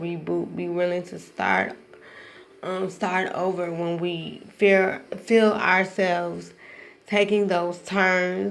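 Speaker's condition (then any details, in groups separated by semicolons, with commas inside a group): Cerebral palsy, spastic; now talking and breathing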